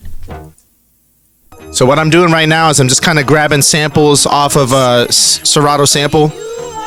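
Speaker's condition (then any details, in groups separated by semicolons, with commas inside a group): No condition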